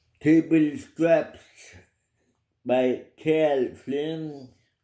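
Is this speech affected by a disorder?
Yes: cerebral palsy.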